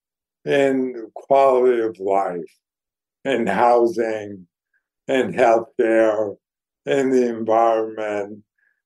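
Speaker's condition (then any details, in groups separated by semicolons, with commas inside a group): ALS; declining health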